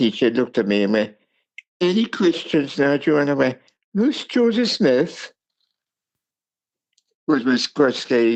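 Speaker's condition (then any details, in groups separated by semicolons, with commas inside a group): Cerebral palsy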